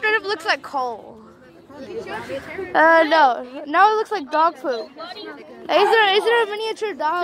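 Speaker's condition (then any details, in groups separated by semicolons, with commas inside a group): No condition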